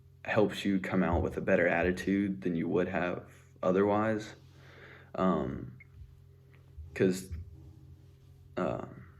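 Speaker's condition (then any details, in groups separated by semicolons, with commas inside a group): No condition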